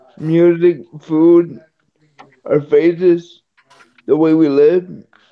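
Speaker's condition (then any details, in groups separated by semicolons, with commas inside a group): Cerebral palsy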